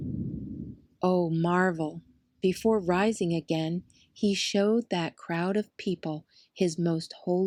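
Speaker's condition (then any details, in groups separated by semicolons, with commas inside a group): No condition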